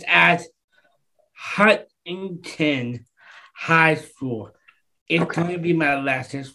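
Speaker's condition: Down syndrome; brief replies

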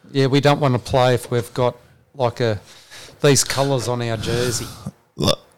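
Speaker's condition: No condition

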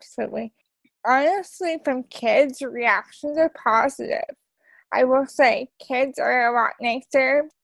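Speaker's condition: Cerebral palsy; wheelchair use, onset before birth

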